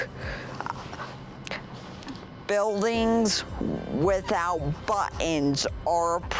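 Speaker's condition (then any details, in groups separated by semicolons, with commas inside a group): Cerebral palsy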